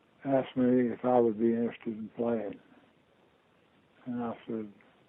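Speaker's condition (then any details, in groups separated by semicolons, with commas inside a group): Parkinson's disease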